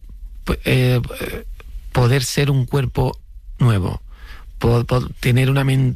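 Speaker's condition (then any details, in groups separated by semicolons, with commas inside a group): Stuttering, mild; stuttering since childhood; stuttering present during this interview; self-described as a bit of stuttering; repeated sounds, blocks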